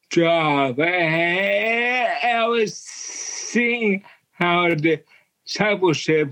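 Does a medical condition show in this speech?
Yes: cerebral palsy; wheelchair user.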